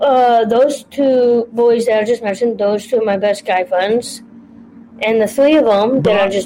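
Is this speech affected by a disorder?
Yes: Down syndrome; trisomy 21, congenital; age 32.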